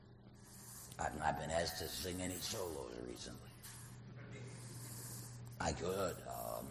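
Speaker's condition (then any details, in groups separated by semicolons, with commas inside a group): Laryngectomy, voice prosthesis; artificial voice via prosthesis, like a kazoo, earlier could barely whisper, voice much better now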